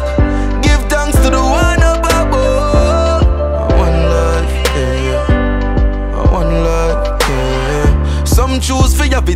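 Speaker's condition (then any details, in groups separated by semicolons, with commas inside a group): No condition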